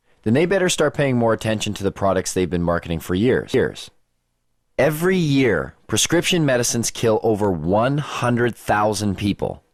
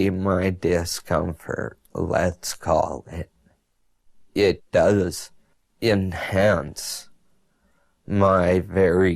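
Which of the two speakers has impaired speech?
The second: multiple sclerosis; very severe shaking earlier.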